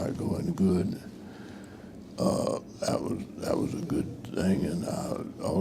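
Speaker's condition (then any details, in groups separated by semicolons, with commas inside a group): Parkinson's disease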